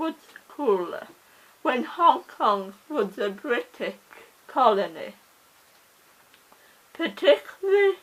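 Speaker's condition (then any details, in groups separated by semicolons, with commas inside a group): Cerebral palsy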